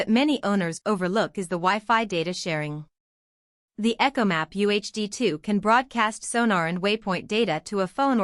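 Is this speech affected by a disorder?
No.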